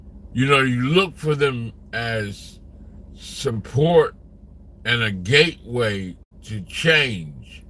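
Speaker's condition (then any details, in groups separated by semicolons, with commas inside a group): Slurred speech; still slurs words occasionally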